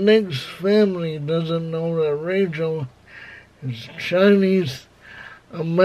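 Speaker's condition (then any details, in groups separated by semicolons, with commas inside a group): Cerebral palsy, spastic, severe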